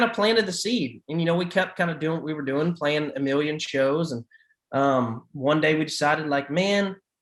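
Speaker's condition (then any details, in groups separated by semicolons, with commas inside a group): No condition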